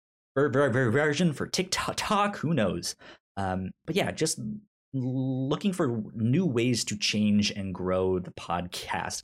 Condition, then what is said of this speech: Stuttering. Yeah, it's, it's, especially since I have a stutter when I I I talk.